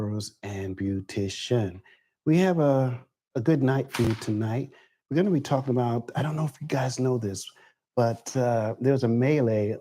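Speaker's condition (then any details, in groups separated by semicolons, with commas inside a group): No condition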